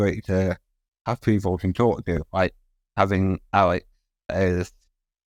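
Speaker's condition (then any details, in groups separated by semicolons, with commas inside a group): Spinal muscular atrophy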